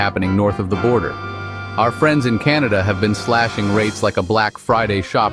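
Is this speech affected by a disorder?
No.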